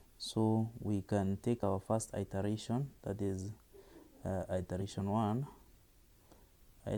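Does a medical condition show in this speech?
No.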